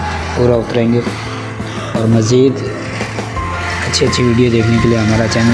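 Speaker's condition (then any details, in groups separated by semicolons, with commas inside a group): No condition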